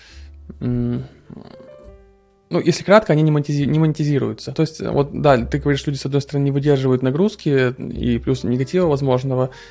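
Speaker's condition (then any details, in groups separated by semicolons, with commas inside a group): No condition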